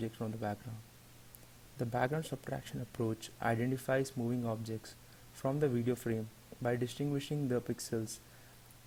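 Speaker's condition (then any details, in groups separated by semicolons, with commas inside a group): No condition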